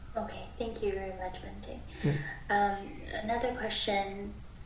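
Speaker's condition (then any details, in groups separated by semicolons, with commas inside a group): No condition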